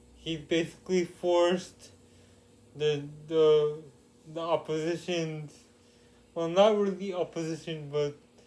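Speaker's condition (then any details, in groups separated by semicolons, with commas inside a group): Cerebral palsy; with developmental delay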